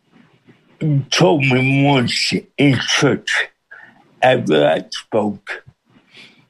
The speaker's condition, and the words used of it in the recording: Cerebral palsy. God allowed me to be born with cerebral palsy, with a speech impediment, because people have to really listen to what I say.